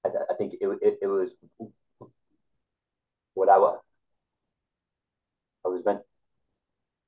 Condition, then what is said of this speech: Stuttering. Sometimes I do a lot of small talk where I know that I can avoid stuttering,